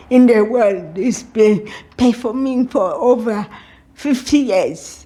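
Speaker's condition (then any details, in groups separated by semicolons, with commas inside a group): Cerebral palsy; moderate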